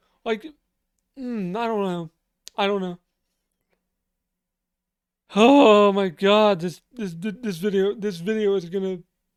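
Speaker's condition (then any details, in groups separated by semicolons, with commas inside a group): Cerebral palsy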